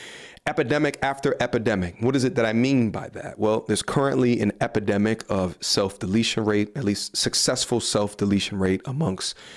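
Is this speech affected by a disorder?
No.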